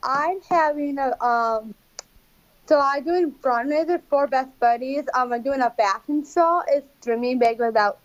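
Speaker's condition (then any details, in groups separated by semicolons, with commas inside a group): Down syndrome; from birth, diagnosed a few days before birth; adult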